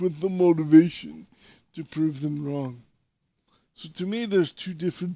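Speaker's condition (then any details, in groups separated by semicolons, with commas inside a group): Cerebral palsy; power wheelchair user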